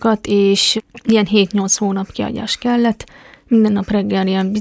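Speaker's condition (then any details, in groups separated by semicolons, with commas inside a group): Deafness; congenital, found at age one, device with surgery at 2.5, eight ear operations (3 left, 5 right) until ten; tried signing with Japanese sign-language users at the competition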